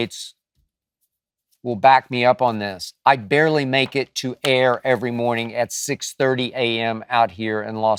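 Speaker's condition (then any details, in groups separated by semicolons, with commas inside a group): No condition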